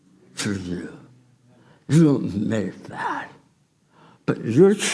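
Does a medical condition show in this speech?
Yes: tongue cancer surgery.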